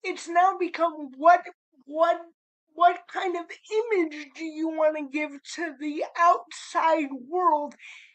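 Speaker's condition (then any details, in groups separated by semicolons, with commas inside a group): Cerebral palsy; spastic cerebral palsy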